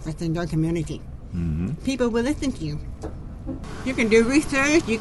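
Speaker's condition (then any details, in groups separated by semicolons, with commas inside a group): Deafness; genetic hereditary nerve deafness, born hearing or hard of hearing, profoundly deaf by age five; cochlear implants for a couple of years, bypass damaged nerve, formerly hearing aids, groups still hard; deaf-sounding voice, mistaken for drunk slurring, sometimes taken as German accent, speech learned while hearing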